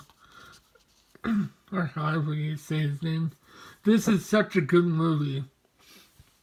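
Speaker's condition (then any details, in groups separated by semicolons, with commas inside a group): Mobius syndrome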